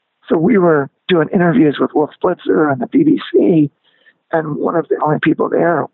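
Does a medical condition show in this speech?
Yes: spasmodic dysphonia; voice lost power, grew weaker, lost control, could not hit notes, range shrank high and low, lost singing.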